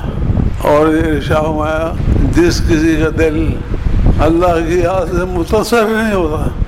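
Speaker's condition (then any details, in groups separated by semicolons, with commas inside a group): Difficulty speaking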